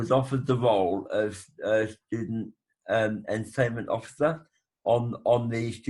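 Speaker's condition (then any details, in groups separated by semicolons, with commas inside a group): Brain bleed with facial paralysis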